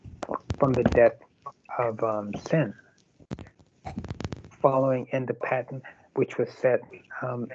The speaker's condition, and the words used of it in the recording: Stuttering. Yeah. Jeez. I stutter really bad.